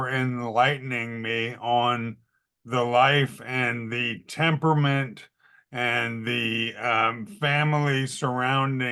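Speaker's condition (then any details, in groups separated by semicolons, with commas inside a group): ALS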